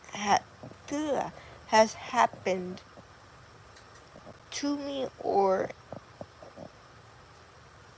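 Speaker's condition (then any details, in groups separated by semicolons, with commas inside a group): Cerebral palsy; able to speak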